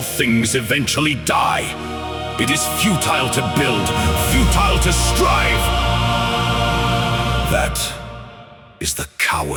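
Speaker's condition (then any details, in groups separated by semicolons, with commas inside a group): No condition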